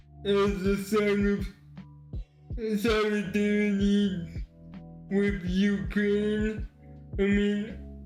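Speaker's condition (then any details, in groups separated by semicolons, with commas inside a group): Cerebral palsy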